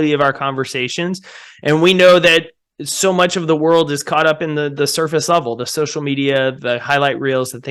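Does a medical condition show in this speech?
No.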